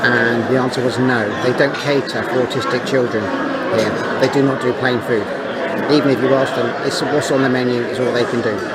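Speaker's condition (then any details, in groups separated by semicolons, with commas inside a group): No condition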